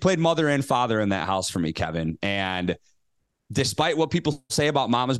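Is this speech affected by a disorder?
No.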